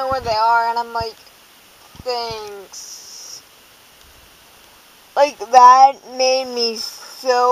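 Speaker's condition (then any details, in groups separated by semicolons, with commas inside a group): Cerebral palsy, dystonic hemiplegia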